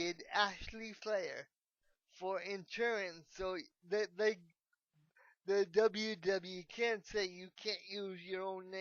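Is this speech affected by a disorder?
Yes: cerebral palsy.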